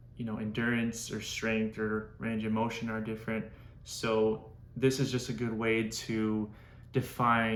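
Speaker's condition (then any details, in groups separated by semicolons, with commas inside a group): No condition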